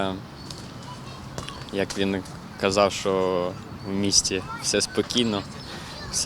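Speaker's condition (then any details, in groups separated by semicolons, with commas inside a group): No condition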